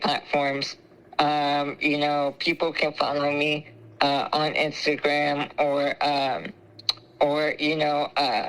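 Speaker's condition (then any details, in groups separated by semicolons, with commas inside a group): Spinal muscular atrophy; ventilator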